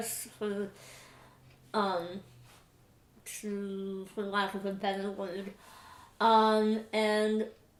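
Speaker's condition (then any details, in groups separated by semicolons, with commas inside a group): Moebius syndrome; small tongue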